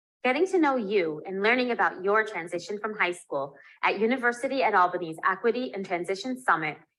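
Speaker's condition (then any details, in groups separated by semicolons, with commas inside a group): No condition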